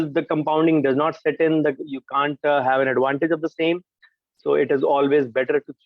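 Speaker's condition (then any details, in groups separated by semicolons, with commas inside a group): No condition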